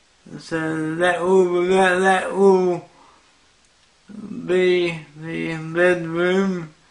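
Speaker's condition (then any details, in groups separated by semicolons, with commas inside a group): Cerebral palsy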